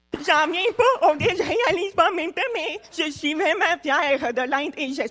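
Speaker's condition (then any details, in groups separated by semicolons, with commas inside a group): Hard of hearing; cochlear implant, implant removed at night and kept in dehumidifier box, no hearing without implant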